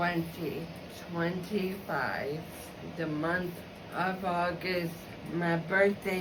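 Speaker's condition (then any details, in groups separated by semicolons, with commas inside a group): ALS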